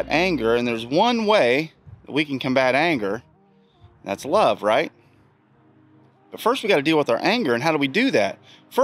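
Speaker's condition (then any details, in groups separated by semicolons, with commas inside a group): No condition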